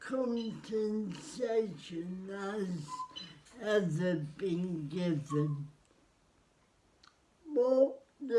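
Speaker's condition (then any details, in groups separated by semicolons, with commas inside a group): Cerebral palsy; spastic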